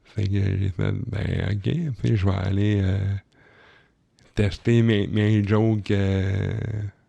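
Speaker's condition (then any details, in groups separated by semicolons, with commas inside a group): Cerebral palsy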